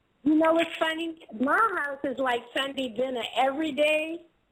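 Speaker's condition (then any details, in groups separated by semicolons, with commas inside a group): No condition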